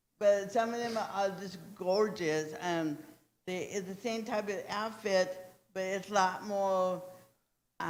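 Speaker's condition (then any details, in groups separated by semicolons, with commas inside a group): Cerebral palsy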